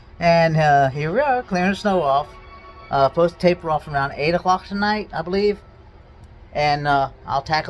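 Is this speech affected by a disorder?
No.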